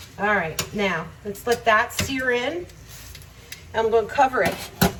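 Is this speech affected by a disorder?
No.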